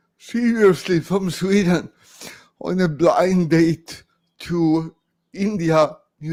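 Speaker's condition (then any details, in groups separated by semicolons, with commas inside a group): Cerebral palsy, severe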